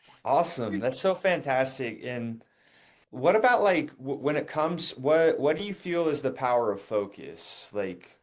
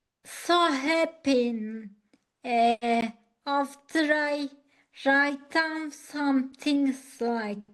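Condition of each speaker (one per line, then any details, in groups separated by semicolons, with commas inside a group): No condition
Acquired ataxia; lithium toxicity, cerebellar damage; about 3 years since onset, walks, falls when tired, head tremor; lost speech at onset, speech therapy, still slow but understandable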